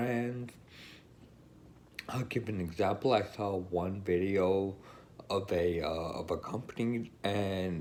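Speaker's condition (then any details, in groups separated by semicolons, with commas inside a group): Friedreich's ataxia; uses wheelchair, tires quickly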